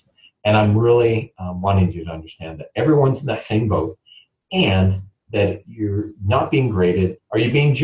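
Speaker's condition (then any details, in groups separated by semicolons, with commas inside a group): No condition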